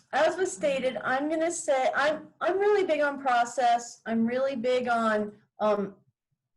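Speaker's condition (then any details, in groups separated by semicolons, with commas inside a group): No condition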